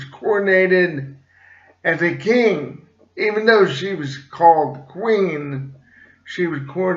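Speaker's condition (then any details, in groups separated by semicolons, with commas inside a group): Cerebral palsy; slight speech impediment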